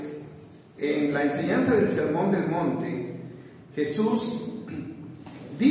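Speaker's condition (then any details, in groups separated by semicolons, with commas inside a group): No condition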